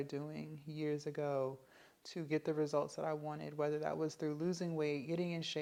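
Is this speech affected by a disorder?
No.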